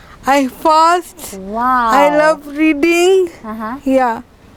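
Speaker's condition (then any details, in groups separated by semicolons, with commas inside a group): Cerebral palsy; from birth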